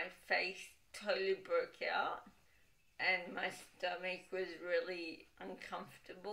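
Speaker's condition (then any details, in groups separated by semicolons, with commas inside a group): Cerebral palsy, dystonic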